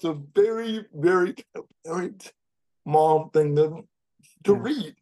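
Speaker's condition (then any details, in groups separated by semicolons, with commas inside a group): Cerebral palsy; jokes of having voice for print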